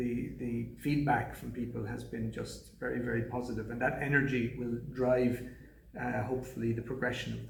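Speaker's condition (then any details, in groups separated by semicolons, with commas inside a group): No condition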